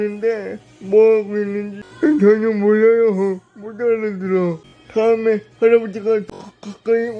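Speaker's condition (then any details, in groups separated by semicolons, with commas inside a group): Brain lesion disability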